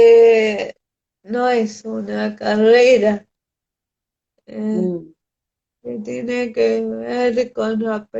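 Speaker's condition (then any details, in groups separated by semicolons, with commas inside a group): Cerebral palsy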